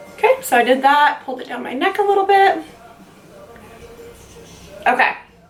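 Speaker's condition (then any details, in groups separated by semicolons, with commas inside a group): No condition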